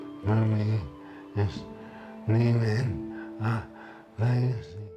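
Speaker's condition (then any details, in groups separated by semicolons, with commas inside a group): Motor neurone disease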